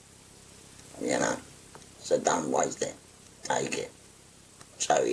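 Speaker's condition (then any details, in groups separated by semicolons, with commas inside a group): Laryngectomy; total laryngectomy, stage four laryngeal cancer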